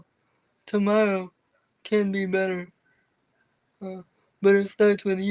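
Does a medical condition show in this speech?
Yes: cerebral palsy; from birth, wheelchair user.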